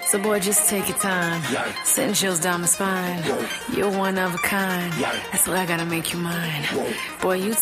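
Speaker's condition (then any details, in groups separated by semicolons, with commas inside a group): No condition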